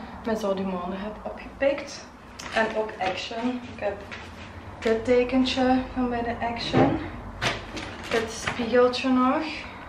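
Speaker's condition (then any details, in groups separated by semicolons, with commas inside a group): No condition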